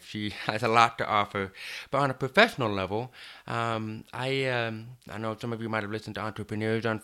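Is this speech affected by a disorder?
Yes: deafness, hard of hearing; severe hearing loss from birth.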